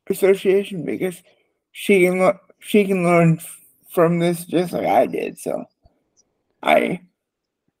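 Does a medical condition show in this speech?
Yes: cerebral palsy; since childhood.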